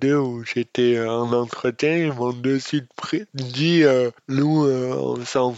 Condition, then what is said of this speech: Dystonia. Donc en fait, la lystonie, c'est euh, une maladie neurologique qui entraîne pour moi euh, un trouble musculaire et de l'éloquence.